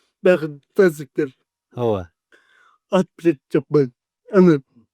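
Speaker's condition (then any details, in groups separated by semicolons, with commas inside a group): Cerebral palsy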